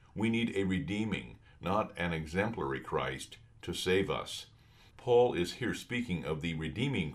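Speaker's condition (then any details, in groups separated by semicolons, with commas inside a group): No condition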